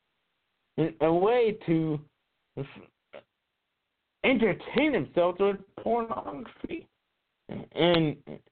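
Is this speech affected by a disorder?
Yes: cerebral palsy; cannot be hidden when acting.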